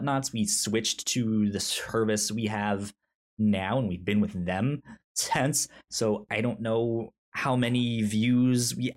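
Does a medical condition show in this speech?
Yes: stutter; stutter since childhood, cause unknown, explained as brain moving faster than mouth, speech therapy in elementary school; stutter when talking; here prolonged sounds.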